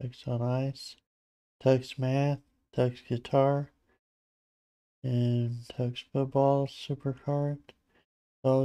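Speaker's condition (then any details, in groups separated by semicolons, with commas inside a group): Parkinson's disease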